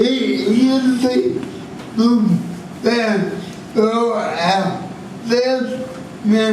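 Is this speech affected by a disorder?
Yes: cerebral palsy.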